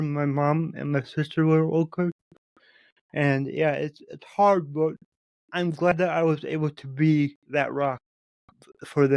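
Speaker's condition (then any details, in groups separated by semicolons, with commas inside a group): Cerebral palsy; lifelong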